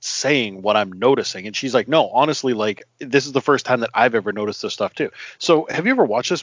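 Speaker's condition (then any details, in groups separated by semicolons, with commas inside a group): No condition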